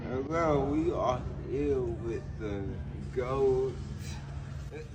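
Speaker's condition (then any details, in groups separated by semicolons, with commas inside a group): Cerebral palsy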